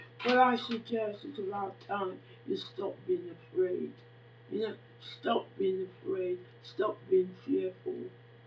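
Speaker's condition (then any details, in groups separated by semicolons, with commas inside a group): Facial palsy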